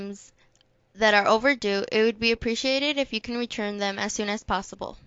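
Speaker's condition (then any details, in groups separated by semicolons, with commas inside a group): No condition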